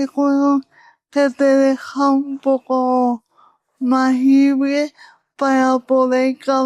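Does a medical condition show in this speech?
Yes: cerebral palsy.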